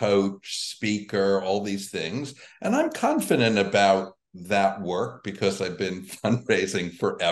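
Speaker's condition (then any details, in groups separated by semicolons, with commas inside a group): No condition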